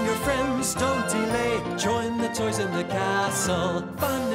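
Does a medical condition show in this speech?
No.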